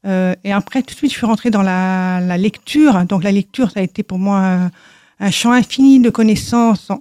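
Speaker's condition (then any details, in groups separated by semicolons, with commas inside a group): Deafness from birth; congenital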